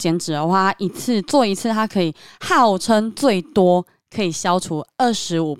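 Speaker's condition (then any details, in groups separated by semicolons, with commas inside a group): Submucous cleft palate; recent cough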